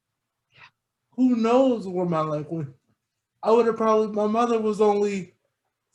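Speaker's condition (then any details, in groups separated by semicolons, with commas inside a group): Cerebral palsy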